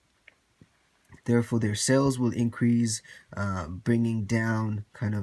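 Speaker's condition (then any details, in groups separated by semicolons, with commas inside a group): No condition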